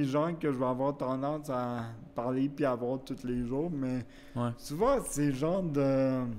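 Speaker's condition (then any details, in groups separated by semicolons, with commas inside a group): Cerebral palsy; wheelchair use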